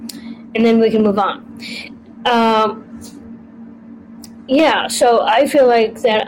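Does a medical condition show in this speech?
Yes: Down syndrome; trisomy 21, congenital; age 32.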